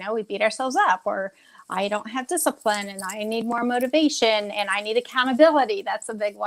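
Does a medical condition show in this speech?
No.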